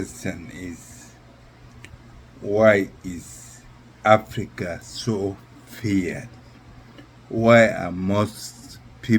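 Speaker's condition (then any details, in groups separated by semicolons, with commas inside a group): Neurological disease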